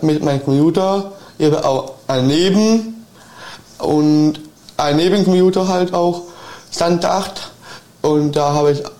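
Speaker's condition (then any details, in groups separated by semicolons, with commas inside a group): Down syndrome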